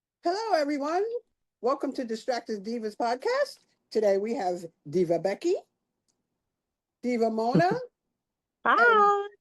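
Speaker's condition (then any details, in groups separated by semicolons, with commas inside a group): No condition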